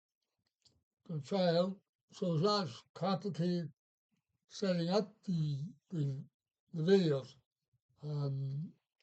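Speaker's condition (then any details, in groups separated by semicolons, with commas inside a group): Parkinson's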